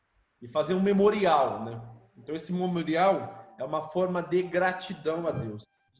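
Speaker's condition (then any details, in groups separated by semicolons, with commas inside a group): No condition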